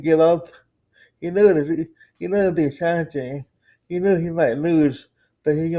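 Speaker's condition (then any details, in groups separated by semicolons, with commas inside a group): Cerebral palsy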